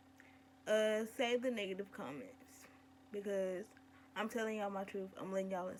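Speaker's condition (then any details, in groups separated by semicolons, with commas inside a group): Cerebral palsy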